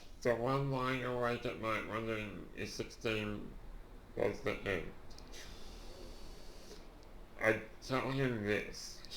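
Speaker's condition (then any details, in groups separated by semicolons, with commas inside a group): Duchenne muscular dystrophy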